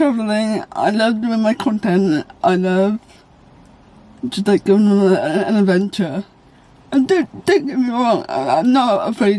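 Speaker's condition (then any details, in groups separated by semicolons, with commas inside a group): Cerebral palsy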